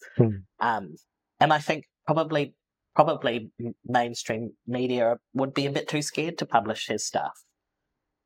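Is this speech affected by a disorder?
No.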